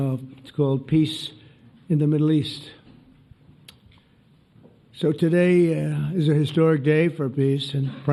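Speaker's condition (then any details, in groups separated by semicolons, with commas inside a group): No condition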